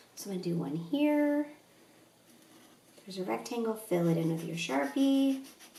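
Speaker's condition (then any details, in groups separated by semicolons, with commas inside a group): No condition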